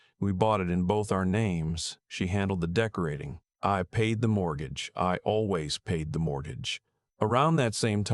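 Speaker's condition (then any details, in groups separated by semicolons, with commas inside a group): No condition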